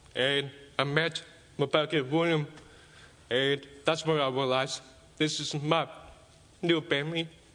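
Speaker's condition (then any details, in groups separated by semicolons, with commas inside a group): Deafness; deafness from early childhood in China, untreated ear infections, scar tissue in ears; speaks, understood by most people; deaf and mute as a child, now speaks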